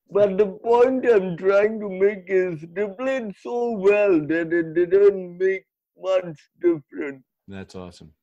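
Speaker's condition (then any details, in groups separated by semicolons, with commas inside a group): Cerebral palsy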